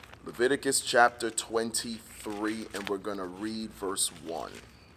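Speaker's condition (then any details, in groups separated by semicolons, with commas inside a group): No condition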